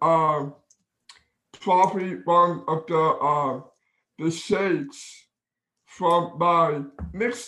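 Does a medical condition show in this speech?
Yes: Down syndrome; about 18 years of therapies through childhood.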